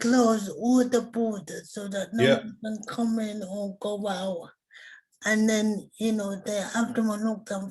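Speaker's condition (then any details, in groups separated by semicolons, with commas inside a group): Cerebral palsy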